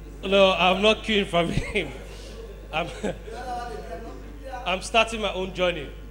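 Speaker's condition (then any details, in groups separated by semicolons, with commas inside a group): No condition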